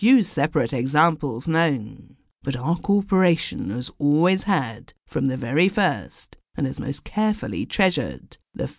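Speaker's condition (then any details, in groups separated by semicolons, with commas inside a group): No condition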